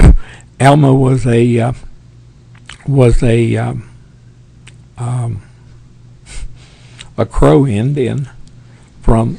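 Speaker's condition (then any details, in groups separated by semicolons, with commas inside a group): Parkinson's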